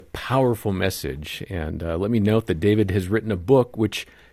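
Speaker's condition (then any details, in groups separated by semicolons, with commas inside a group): No condition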